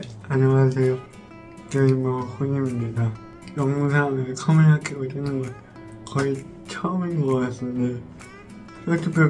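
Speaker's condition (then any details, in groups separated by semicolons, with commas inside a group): Brain lesion disability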